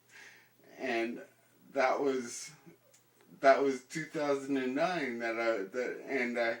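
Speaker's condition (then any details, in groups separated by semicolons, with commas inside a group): Ataxia; slow speech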